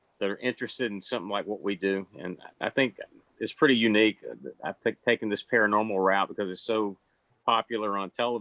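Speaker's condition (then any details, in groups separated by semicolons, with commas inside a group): No condition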